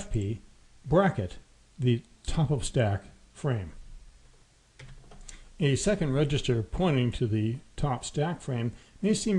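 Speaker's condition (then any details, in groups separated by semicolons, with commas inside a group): No condition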